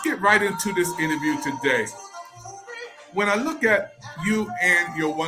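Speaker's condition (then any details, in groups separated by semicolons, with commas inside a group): No condition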